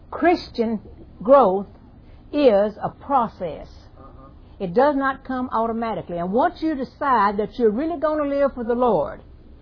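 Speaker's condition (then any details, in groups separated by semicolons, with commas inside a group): No condition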